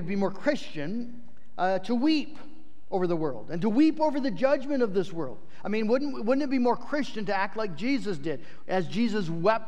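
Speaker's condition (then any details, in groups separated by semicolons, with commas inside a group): No condition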